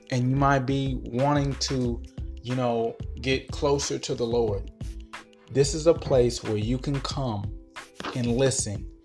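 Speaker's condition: No condition

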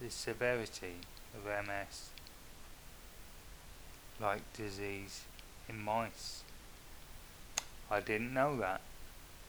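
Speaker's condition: Multiple sclerosis; denies fatigue as such

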